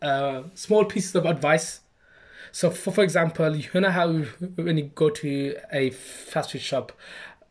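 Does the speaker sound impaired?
Yes: stammer; stammer since childhood, mocked and imitated by other kids from primary school; age 26, saying own name takes a long time; struggles saying own name, stammers less with put-on Birmingham accent or exaggerated speech; here repeated sounds, prolonged sounds.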